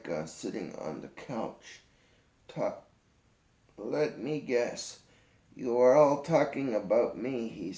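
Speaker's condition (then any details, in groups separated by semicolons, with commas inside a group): Cerebral palsy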